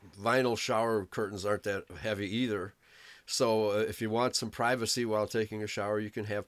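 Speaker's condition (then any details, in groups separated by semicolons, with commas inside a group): No condition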